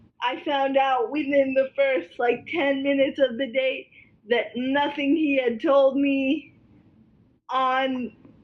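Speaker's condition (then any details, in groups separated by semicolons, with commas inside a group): Cerebral palsy, spastic quadriplegia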